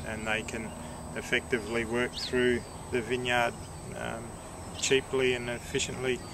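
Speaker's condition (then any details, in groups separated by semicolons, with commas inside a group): No condition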